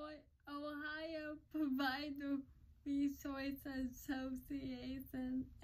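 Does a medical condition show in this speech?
Yes: cerebral palsy; uses crutches.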